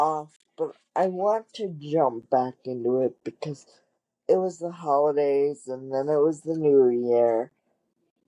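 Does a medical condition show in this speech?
Yes: cerebral palsy; wheelchair user.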